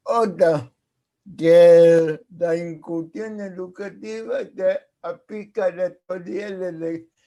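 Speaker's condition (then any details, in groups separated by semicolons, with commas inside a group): Cerebral palsy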